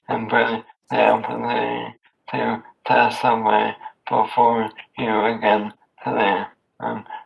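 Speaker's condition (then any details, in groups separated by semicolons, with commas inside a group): Amyotrophic lateral sclerosis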